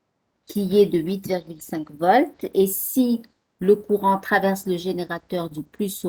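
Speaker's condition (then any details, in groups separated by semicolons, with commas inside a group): No condition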